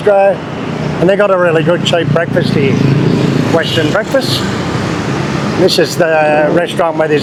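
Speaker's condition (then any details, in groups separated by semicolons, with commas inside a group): No condition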